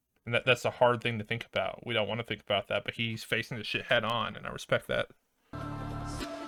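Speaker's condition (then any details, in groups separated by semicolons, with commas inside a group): No condition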